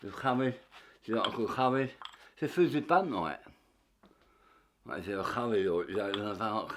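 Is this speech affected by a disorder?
Yes: tongue cancer; half tongue removed.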